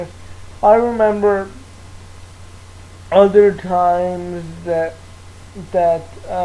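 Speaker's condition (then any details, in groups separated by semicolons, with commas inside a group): Cerebral palsy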